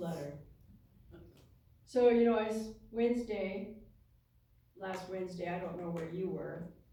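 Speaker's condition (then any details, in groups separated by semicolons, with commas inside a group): No condition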